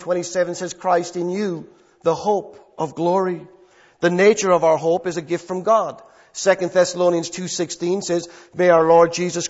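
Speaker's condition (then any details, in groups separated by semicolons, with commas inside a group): No condition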